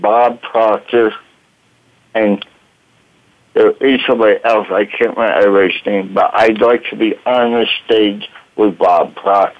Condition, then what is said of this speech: Tracheostomy. And on the way to a hospital, a medic inserts a trach tube, apparently saving my life, but damaging my voice box.